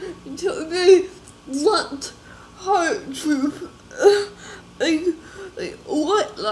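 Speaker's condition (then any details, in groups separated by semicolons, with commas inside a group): Cerebral palsy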